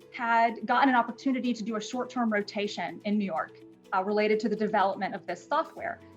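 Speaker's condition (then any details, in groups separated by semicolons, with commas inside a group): No condition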